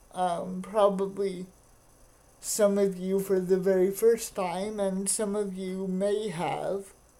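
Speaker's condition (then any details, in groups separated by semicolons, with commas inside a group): Cerebral palsy; wheelchair user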